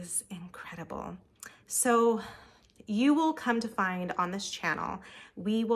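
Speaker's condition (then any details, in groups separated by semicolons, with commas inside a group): No condition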